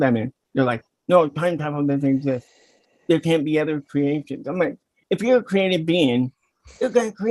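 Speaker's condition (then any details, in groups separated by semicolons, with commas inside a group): Cerebral palsy; listeners may not understand speech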